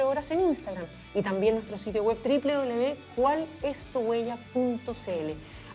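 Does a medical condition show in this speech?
No.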